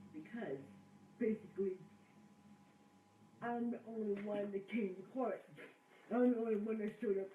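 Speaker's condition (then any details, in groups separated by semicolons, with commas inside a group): Cerebral palsy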